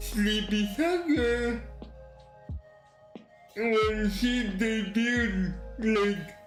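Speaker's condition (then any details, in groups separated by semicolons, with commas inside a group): Cerebral palsy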